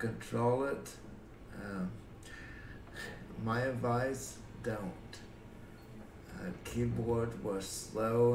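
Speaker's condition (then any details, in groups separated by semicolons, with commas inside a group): Cerebral palsy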